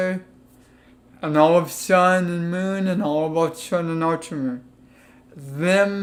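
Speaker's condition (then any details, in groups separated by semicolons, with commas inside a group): Cerebral palsy; affects legs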